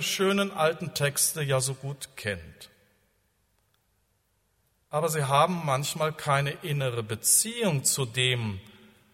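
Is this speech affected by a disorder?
No.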